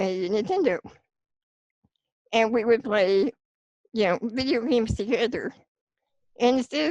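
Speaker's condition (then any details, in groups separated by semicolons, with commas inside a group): Spinal muscular atrophy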